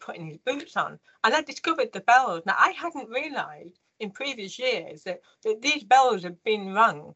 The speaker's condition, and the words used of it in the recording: Deafness. Even though my speech is good, I sound short-tongued.